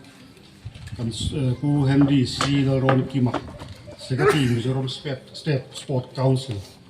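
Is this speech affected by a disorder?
No.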